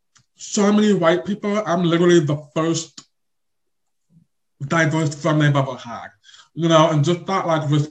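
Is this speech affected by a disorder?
Yes: deaf or hard of hearing; looks around to make sure of hearing everything.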